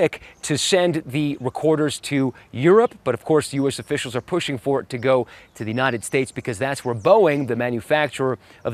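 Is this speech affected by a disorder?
No.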